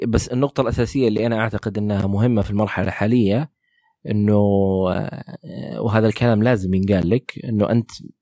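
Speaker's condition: No condition

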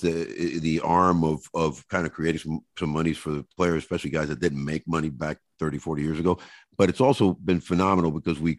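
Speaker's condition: No condition

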